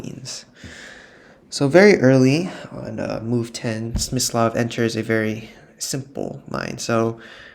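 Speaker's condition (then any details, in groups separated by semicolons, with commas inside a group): No condition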